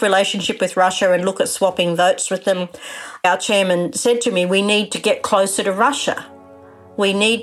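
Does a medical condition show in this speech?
No.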